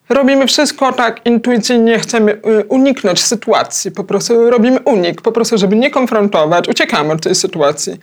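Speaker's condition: Hard of hearing, cochlear implant; electronic device must be protected from rain and water

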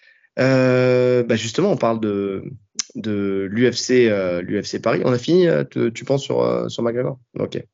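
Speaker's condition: No condition

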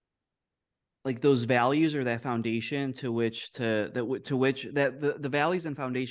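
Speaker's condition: No condition

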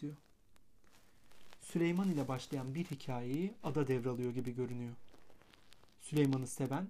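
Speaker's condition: No condition

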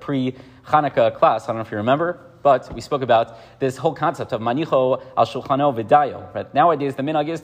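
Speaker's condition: No condition

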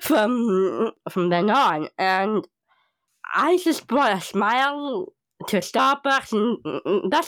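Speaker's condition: Down syndrome; as on Japan trip

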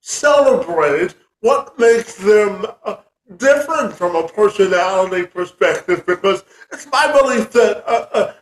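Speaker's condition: Cerebral palsy; severe

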